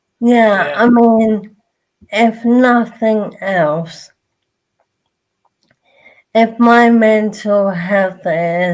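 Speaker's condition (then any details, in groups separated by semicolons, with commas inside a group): Motor neurone disease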